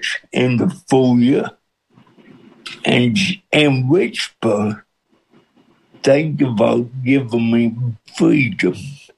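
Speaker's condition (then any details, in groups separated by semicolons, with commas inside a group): Cerebral palsy with speech impediment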